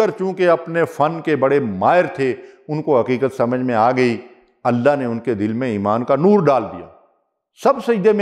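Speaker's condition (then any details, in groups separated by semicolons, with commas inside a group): No condition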